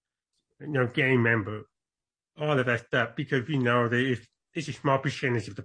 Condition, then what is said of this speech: Deafness. I was born deaf, so I do have a deaf accent.